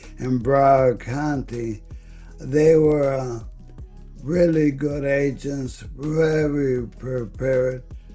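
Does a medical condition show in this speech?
Yes: ALS.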